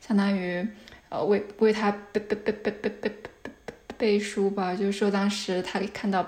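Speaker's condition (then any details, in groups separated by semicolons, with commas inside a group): Stuttering; noticed in high school English class on br- of British, possible unnoticed childhood stutter, then more words; frequent repetitions of initial syllables and sounds, fillers; repeated sounds, repeated words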